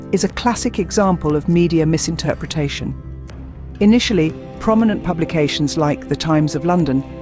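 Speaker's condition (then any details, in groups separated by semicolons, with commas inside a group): No condition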